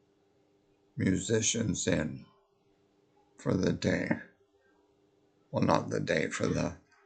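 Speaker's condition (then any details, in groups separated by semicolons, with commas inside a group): Multiple sclerosis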